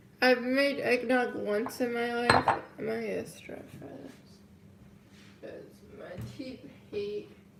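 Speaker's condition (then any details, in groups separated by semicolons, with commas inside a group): Cerebral palsy, mild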